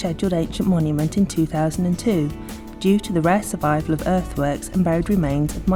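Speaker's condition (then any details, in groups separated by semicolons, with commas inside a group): No condition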